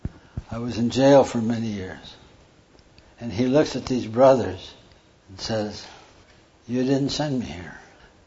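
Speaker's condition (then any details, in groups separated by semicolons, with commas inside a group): Parkinson's; tremor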